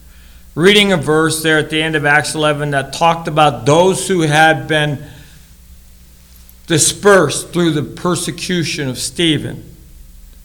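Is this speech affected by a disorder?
No.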